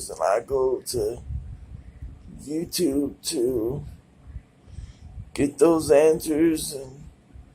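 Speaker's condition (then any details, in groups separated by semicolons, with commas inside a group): Cerebral palsy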